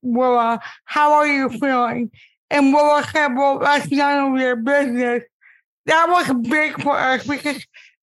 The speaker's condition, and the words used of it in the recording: Cerebral palsy. I am ambulatory, but I use more like chair. I have impaired speech.